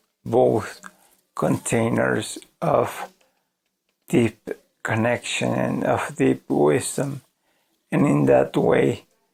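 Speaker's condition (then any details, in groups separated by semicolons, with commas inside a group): ALS; voice severely damaged, hard to understand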